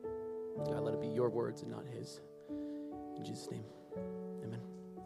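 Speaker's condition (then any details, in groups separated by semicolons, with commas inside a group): No condition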